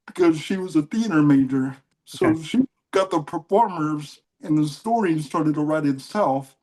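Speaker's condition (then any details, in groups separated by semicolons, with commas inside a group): Cerebral palsy; mild case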